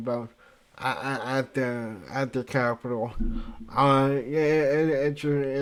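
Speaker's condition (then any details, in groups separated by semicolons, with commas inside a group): Cerebral palsy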